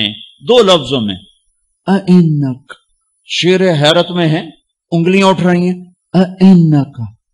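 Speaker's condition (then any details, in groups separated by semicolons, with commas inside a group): No condition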